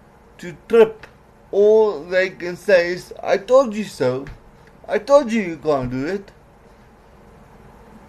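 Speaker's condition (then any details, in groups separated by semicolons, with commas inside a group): Cerebral palsy; legs affected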